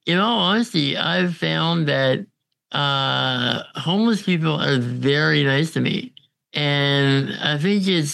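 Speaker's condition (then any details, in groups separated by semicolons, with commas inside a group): Congenital muscular dystrophy; more independent than ever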